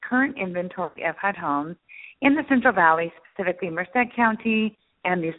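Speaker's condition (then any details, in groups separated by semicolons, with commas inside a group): No condition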